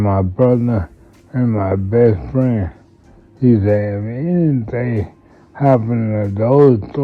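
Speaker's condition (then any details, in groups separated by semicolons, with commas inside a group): Multiple sclerosis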